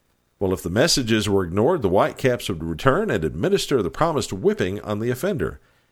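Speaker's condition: No condition

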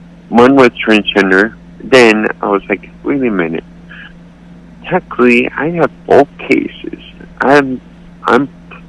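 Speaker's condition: Cerebral palsy; accepts own voice

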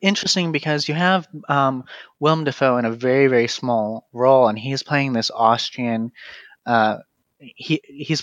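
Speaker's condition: No condition

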